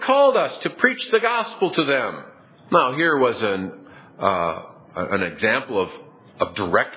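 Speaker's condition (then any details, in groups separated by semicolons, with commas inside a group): No condition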